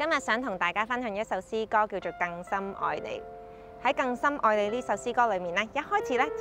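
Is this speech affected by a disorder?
No.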